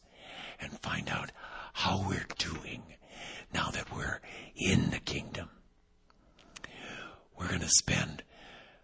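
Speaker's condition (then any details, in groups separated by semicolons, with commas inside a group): Vocal cord paralysis, unilateral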